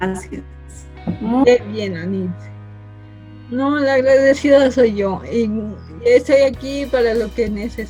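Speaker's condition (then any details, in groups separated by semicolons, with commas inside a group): Cerebral palsy from birth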